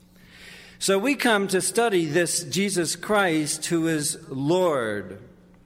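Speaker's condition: No condition

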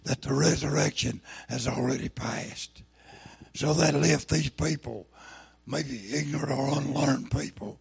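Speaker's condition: Throat cancer, lost vocal cord

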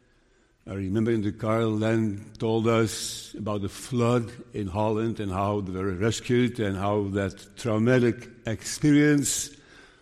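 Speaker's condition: Parkinson's disease; still preaching

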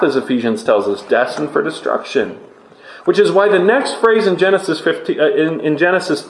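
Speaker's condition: No condition

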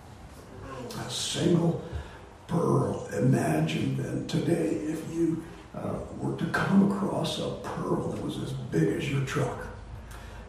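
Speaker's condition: Voice disorder; not contagious

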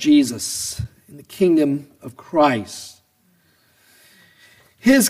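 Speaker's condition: No condition

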